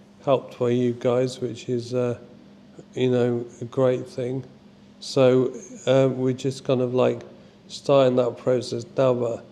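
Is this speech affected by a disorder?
Yes: motor neurone disease; ALS type; progressing quickly.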